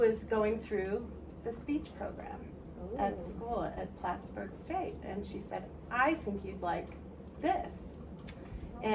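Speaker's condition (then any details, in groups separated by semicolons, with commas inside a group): No condition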